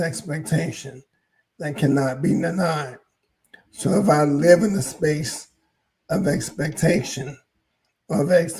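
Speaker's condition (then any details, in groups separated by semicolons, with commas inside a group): ALS; hoarse voice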